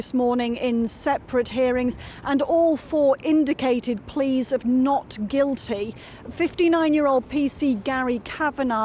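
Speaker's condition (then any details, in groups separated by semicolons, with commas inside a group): No condition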